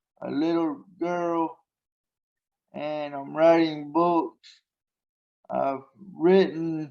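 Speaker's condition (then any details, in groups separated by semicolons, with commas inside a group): Traumatic brain injury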